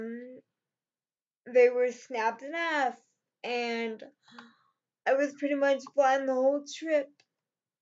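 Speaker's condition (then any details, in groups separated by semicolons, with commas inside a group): Cerebral palsy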